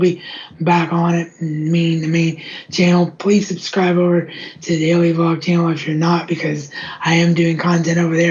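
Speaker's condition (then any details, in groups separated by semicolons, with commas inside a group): Cerebral palsy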